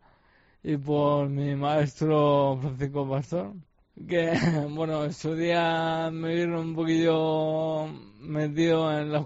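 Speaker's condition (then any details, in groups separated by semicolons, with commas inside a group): ALS; facial and mouth muscles affected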